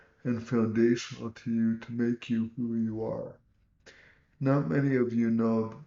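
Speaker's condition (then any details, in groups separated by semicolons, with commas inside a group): Cerebral palsy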